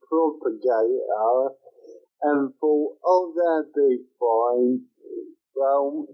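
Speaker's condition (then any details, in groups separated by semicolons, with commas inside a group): Cerebral palsy; caused by lack of oxygen to the brain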